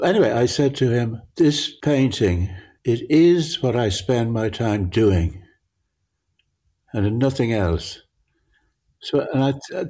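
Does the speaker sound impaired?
Yes: Parkinson's; altered visual perception.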